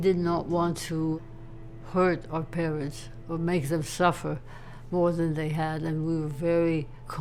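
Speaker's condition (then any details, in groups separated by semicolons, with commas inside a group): ALS; speech, swallowing, breathing main symptoms; speech deterioration, swallowing and breathing difficulties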